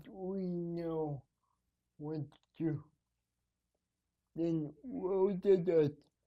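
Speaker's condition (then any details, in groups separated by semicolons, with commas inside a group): Cerebral palsy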